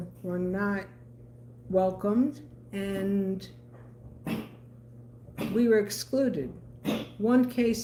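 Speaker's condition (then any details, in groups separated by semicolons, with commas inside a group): No condition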